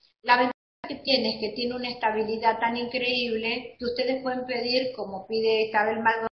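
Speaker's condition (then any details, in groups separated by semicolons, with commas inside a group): No condition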